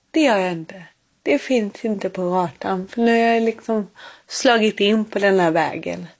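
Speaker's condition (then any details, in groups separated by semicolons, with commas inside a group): Cerebral palsy; born without heartbeat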